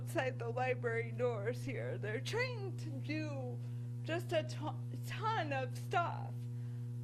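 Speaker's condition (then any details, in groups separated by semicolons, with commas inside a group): Cerebral palsy; from birth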